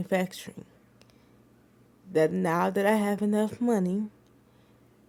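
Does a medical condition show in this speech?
Yes: cerebral palsy.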